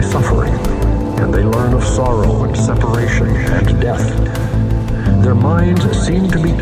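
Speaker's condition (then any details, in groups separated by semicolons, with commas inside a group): No condition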